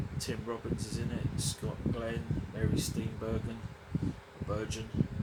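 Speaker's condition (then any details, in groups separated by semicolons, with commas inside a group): No condition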